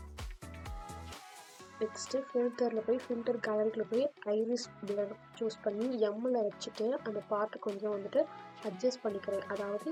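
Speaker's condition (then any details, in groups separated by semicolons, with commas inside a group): No condition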